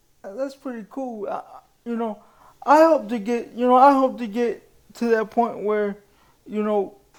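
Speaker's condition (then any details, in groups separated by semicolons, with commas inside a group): Cerebral palsy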